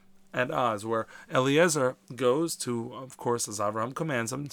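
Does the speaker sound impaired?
No.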